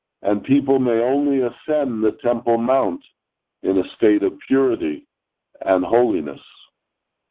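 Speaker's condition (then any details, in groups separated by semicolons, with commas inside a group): No condition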